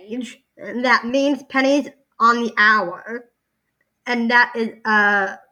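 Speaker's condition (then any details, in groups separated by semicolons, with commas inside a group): Down syndrome; congenital, since birth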